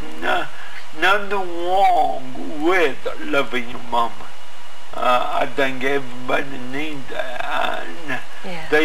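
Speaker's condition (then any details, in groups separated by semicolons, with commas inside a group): Cerebral palsy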